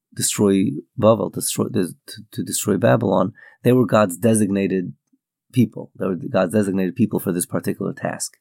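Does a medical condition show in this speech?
No.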